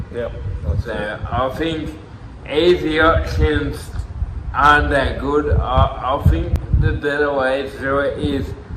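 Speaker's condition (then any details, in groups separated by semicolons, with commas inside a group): Cerebral palsy; from birth, tight muscles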